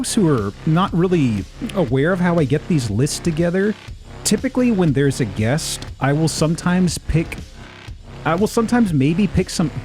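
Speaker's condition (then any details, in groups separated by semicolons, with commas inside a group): No condition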